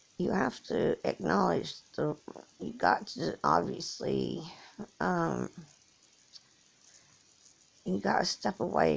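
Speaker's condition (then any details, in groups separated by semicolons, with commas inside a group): Cerebral palsy; from birth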